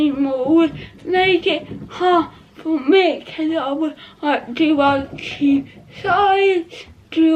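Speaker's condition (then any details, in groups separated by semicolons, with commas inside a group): Cerebral palsy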